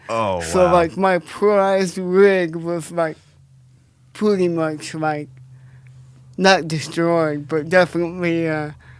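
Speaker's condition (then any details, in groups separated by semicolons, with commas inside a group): Cerebral palsy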